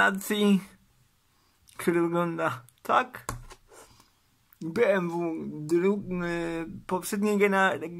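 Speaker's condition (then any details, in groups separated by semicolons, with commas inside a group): Cerebral palsy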